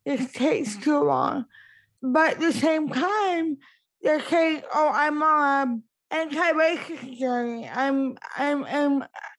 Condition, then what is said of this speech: Cerebral palsy. I said, the reason why I speak concisely, even in written word, is because growing up, I was told that no one wanted to hear me speak because of my impaired speech